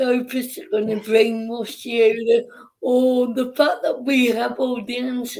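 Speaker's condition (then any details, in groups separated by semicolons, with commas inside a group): Cerebral palsy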